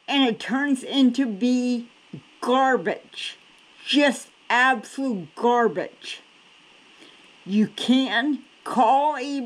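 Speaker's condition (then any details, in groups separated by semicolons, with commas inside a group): Cerebral palsy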